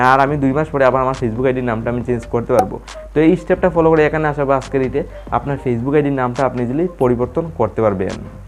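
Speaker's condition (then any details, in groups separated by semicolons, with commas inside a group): No condition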